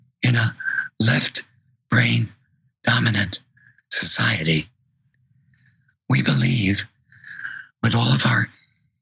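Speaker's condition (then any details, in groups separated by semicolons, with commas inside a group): Vocal cord paralysis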